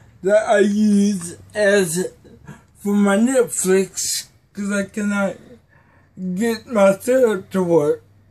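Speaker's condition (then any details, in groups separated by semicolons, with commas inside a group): Cerebral palsy; may be hard to understand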